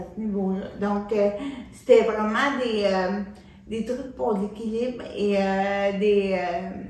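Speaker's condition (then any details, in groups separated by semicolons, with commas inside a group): Cerebral palsy; from birth, uses wheelchair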